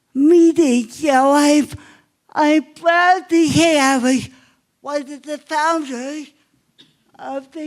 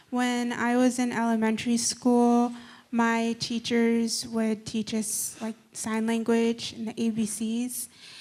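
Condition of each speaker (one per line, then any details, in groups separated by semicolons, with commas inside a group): Cerebral palsy; obvious speech impairment
No condition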